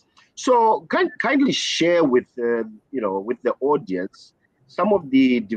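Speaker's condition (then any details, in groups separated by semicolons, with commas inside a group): No condition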